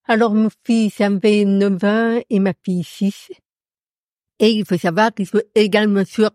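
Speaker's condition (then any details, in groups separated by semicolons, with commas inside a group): Profound congenital deafness; accent from deafness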